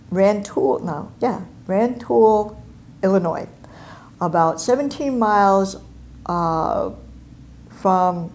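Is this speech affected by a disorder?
Yes: cleft palate and cleft lip; congenital.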